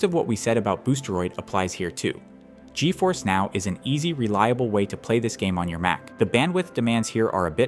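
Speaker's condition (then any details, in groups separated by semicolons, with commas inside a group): No condition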